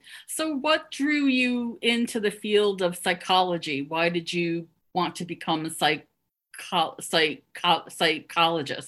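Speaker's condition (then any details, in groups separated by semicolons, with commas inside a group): Stuttering; stuttering since childhood, lifelong; formerly avoided speaking situations, speechless at first self-help group meeting, said name and stutter by fourth or fifth; repeated sounds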